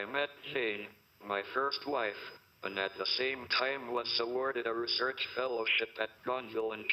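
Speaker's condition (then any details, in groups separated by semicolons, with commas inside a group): Motor neuron disease, speech-generating device; tracheostomy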